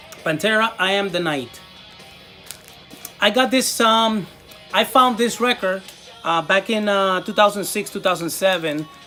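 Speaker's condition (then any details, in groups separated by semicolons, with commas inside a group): No condition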